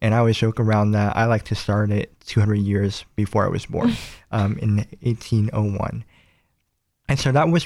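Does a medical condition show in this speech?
Yes: cleft palate; able to speak after surgical treatment.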